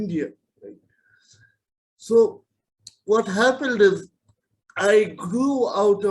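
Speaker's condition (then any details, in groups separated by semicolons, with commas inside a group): Cerebral palsy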